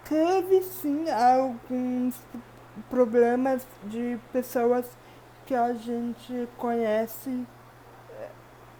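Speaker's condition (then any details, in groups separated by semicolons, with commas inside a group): Cerebral palsy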